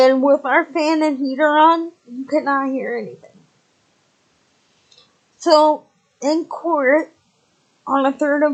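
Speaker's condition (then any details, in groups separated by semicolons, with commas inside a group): Cerebral palsy, spastic, severe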